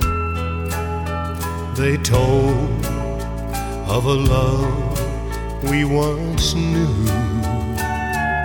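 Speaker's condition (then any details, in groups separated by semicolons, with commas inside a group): No condition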